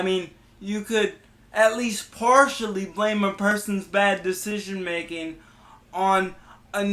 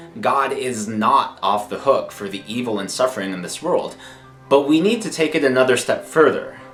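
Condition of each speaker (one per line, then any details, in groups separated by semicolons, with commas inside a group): Cerebral palsy; spastic twitchy movements, wheelchair user; speech somewhat affected, occasional slurring, mostly controlled
No condition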